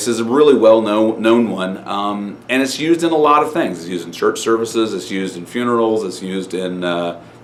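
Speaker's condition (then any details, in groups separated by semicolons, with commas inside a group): No condition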